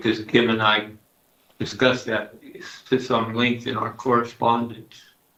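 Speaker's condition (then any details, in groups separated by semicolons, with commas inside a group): Parkinson's disease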